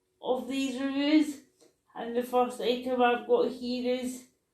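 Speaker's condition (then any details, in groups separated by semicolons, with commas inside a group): Cerebral palsy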